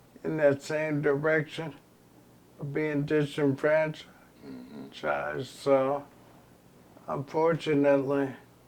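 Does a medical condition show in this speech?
Yes: ALS; progressive terminal illness.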